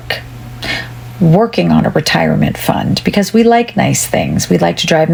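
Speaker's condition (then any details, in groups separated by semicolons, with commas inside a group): No condition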